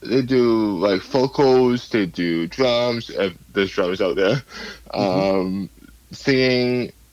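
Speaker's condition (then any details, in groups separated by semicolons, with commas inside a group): Cerebral palsy; rock band video game from mother used alongside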